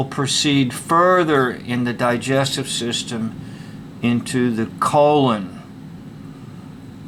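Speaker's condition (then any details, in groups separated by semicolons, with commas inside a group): No condition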